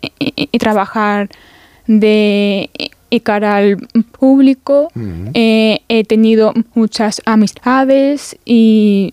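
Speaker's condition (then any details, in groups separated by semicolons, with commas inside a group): Stuttering (disfemia); at 12 told nothing more could be done; stuttered badly when teacher made her repeat aloud in class; repeated sounds, prolonged sounds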